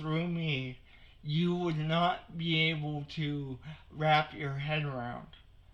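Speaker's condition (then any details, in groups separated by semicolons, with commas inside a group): Cerebral palsy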